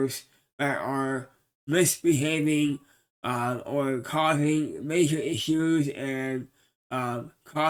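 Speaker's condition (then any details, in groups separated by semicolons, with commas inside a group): Cerebral palsy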